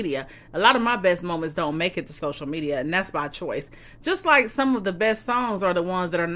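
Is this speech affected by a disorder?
No.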